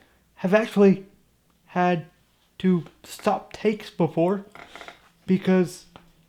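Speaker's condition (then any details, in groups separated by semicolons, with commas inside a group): Cerebral palsy; from birth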